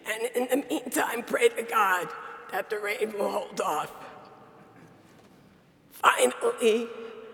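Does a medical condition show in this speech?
Yes: dysphonia; diagnosed dysphonia; not painful; compromised vocal ability, self-described sultry voice, still able to speak.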